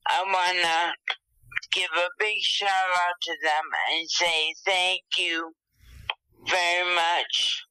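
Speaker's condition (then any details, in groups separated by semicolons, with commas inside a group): Dysarthria after stroke; hemorrhagic stroke in left thalamus, right-sided paralysis, wheelchair, hospitalized over a month, blood reabsorption takes 1-2 years; dysarthria from stroke, speech affected, no aphasia, cognition intact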